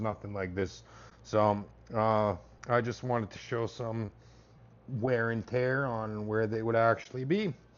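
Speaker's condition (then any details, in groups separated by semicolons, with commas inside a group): No condition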